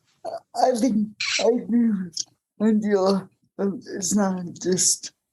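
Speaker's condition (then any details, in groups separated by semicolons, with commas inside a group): Cerebral palsy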